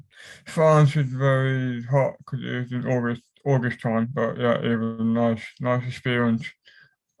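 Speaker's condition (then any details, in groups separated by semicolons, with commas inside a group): Cerebral palsy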